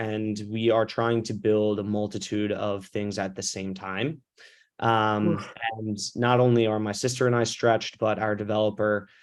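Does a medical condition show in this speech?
No.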